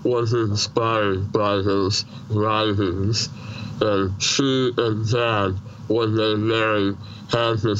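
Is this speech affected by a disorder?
Yes: Treacher Collins syndrome; congenital, severe cleft palate, emergency tracheotomy at birth, born deaf, no ears, maxillofacial surgeries into adulthood.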